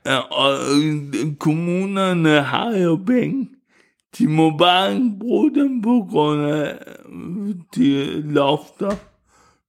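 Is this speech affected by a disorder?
Yes: cerebral palsy; wheelchair user, first recorded as mentally retarded before cerebral palsy diagnosis.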